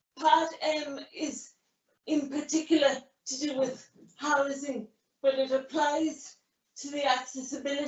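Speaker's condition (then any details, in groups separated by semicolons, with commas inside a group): Cerebral palsy; caused by grade one brain bleed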